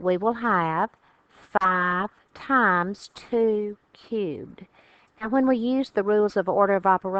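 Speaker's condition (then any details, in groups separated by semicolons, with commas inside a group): No condition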